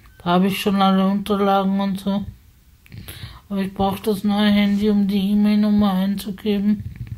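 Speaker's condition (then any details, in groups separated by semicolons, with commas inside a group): Spasticity from birth; multiple sclerosis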